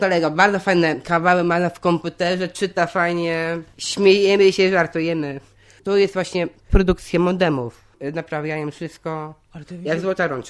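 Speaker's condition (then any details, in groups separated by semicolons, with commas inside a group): Down syndrome; intellectual disability, intermittent memory lapses, difficulty with arithmetic and counting money; turning 28 this year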